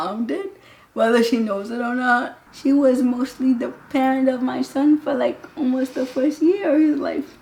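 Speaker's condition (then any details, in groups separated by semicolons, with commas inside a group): Cerebral palsy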